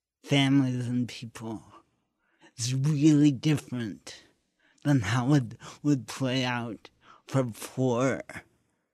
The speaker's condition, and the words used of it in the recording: Cerebral palsy. That would mean that my hands tremored less, that I would speak without a slur, that I would have more balance and coordination, on and on and on.